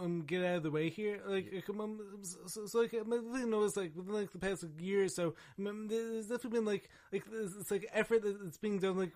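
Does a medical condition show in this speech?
Yes: stammering and stuttering; acquired, neurological damage from severe pneumonia, 21 antibiotics, steroids, intubation, ventilator, induced coma, stutter began later; minimal editing leaves speech issues on display; here repeated sounds, repeated words, prolonged sounds.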